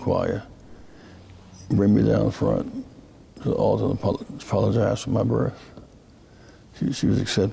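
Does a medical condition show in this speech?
Yes: Parkinson's disease; first noticed through falls while walking, diagnosed by specialist, severe difficulty rising from chair, ignored about a year; recent diagnosis, dopamine medication four times daily, physical and occupational therapy, big stretches, exaggerated movements; speech therapy.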